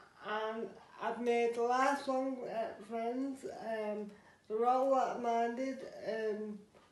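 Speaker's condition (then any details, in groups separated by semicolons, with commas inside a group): Cerebral palsy; physically disabled, uses wheelchair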